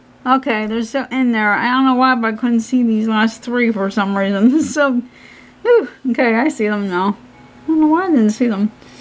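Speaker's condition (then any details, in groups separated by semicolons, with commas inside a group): Cerebral palsy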